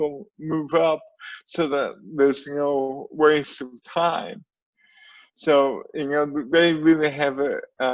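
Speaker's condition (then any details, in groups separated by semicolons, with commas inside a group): Cerebral palsy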